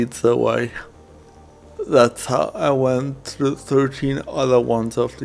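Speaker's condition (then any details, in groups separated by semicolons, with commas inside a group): Cerebral palsy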